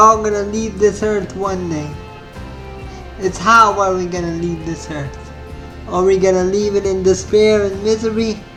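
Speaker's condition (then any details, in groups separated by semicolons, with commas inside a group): Spastic cerebral palsy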